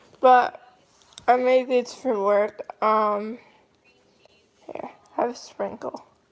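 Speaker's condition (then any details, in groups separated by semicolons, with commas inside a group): Cerebral palsy, mild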